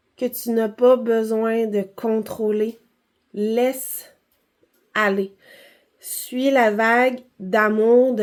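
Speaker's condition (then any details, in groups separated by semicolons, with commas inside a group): No condition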